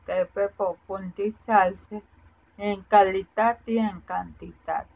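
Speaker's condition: Hypotonic cerebral palsy; poor balance, difficulty walking, slow writing; difficulty speaking

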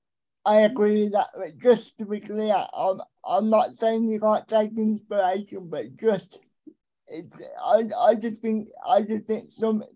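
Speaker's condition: Cerebral palsy; arms affected, left hand usable, right hand basically useless; able to communicate, stutters a lot, worse when distracted by several things

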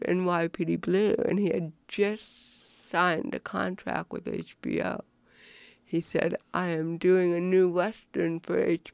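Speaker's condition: Cerebral palsy; hearing impaired

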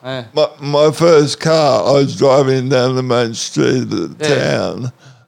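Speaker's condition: Cerebral palsy; once cold stays cold

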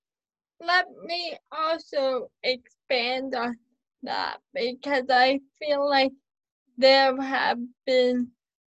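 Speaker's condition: Cerebral palsy; mild spastic quadriplegic

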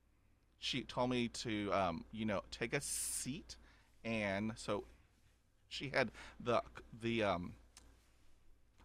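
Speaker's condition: Stuttering; stutter since about age 5 after shock and trauma, mute one year, 20 years speech therapy; age 51, over 40 years stuttering, still stutters, school speech therapy in Corpus Christi, Texas; stutter persists, blocks and repetitions since childhood, fluent when whispering, using accents or acting; prolonged sounds

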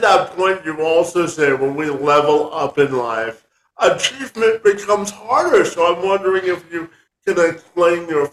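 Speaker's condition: Cerebral palsy; keeps up fitness to slow loss

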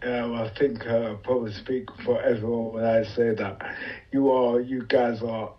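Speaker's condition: Motor neuron disease; first physiotherapist Amy Parkes, occupational therapist help with gadgetry

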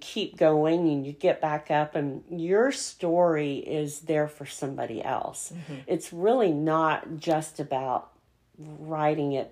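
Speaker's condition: Cleft palate; congenital

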